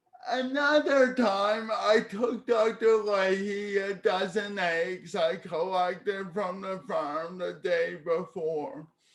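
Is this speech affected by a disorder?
Yes: cerebral palsy; speech therapy in childhood.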